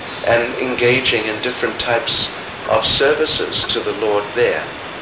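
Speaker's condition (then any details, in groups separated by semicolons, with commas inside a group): No condition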